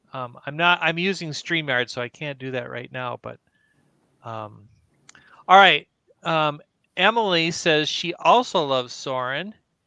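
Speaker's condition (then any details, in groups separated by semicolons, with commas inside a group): No condition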